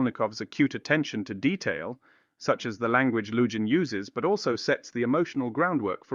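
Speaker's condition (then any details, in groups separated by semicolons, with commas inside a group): No condition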